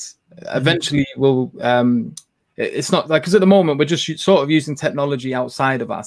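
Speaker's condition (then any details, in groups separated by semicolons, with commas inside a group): No condition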